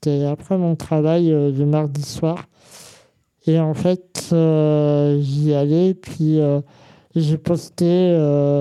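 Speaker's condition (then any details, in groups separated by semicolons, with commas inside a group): Congenital muscular dystrophy; uses graphic tablet with Krita software for digital painting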